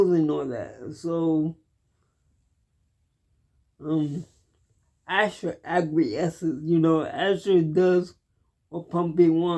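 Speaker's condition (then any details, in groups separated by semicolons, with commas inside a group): Cerebral palsy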